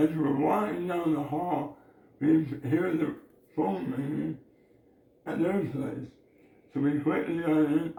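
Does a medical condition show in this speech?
Yes: oral cancer; base of tongue.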